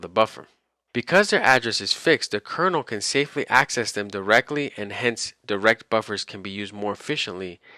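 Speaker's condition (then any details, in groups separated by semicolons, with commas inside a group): No condition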